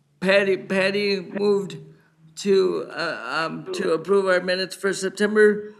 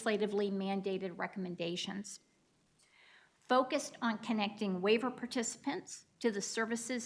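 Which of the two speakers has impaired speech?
The first: cerebral palsy.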